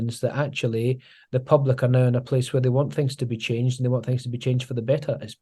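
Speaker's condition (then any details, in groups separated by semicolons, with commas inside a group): No condition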